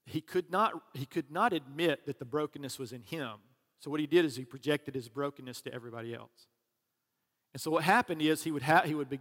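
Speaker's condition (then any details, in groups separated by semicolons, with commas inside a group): No condition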